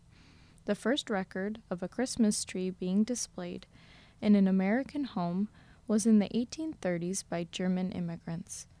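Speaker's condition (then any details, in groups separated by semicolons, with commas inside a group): No condition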